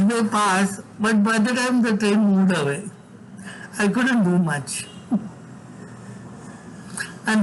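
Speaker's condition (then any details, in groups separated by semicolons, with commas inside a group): Severe cerebral palsy; from birth, involuntary tremors whole body; severe, constant tremors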